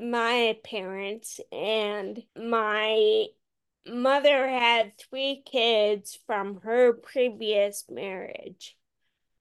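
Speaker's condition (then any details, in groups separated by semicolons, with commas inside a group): Friedreich's ataxia; initially called mild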